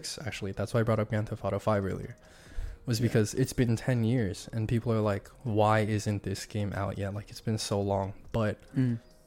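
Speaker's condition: No condition

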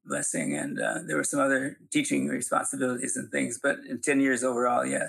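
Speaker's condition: Parkinson's; still teaching and speaking publicly

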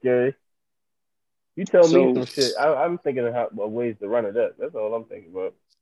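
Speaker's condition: No condition

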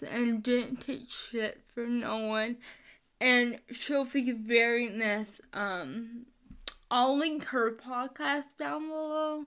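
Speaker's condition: Cerebral palsy; chronic illness and disability

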